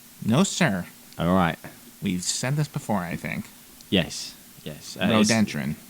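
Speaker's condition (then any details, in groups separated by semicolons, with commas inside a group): No condition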